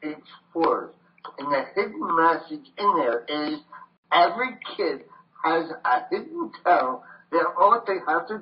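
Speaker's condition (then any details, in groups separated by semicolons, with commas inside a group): Voice box damage from tracheostomy; brain injury from smoke inhalation, carbon monoxide poisoning, voice box damaged by medic's trach tube; about 30 to 32 years since injury, cannot write, lost fine motor skills; cannot sing as before, ongoing voice challenge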